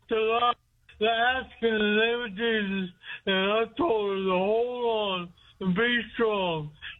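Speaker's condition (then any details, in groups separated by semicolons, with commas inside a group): Speech impediment; usually hard to understand, clearer than usual this call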